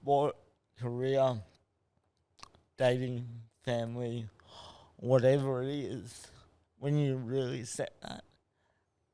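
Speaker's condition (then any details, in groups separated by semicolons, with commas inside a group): Cerebral palsy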